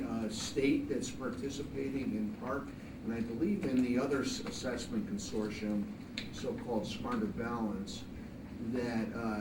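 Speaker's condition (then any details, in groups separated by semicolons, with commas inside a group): No condition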